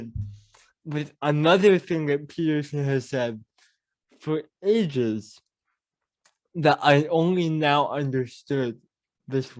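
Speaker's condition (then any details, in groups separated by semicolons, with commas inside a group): Cerebral palsy; mild speech impediment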